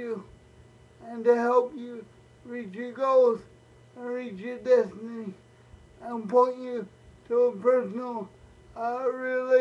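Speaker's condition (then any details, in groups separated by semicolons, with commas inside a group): Cerebral palsy, spastic, mild; mild dysarthria, voice sounds different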